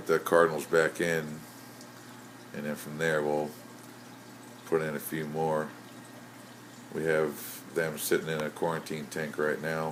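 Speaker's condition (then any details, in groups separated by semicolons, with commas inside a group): No condition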